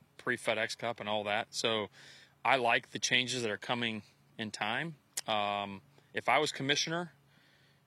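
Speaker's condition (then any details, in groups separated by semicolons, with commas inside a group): No condition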